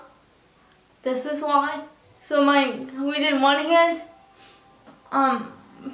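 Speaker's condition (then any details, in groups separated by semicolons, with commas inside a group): Cerebral palsy, spastic quadriplegic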